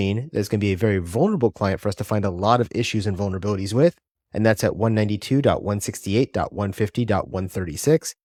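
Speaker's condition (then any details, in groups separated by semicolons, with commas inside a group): No condition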